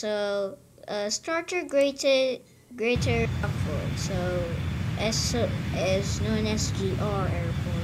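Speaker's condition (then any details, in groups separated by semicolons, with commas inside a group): No condition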